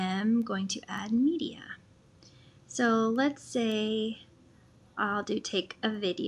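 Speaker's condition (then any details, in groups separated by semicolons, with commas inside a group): No condition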